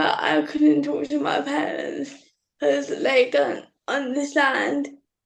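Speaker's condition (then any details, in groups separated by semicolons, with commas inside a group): Cerebral palsy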